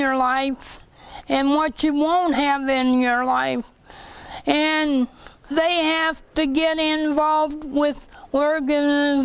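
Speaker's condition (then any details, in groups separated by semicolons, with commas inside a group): Cerebral palsy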